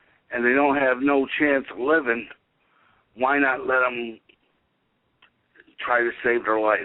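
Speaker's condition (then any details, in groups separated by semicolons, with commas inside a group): Cerebral palsy; able to speak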